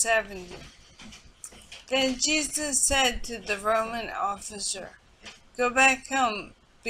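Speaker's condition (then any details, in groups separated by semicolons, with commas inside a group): Multiple sclerosis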